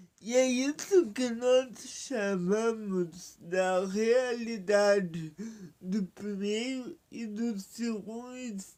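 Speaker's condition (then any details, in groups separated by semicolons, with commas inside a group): Paralysis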